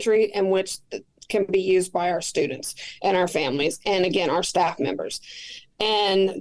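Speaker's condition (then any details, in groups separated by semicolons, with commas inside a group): No condition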